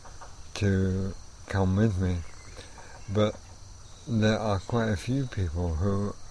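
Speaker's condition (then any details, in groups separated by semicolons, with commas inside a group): ALS; amyotrophic lateral sclerosis, onset with trouble playing guitar, neurologist diagnosis, incurable, will eventually impair movement, breathing; about a year since first symptoms, diagnosed within past year, left arm affected; already affecting voice, naturally soft-spoken, quiet voice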